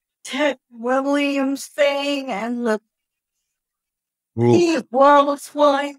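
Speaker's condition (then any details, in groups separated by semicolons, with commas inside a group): Cerebral palsy; no speech at 2.5 years, skipped babbling, speech therapy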